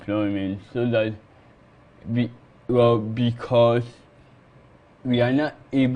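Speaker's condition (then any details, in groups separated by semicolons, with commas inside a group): Cerebral palsy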